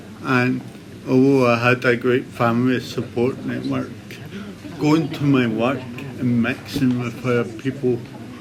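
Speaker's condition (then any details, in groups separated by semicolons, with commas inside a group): Cerebral palsy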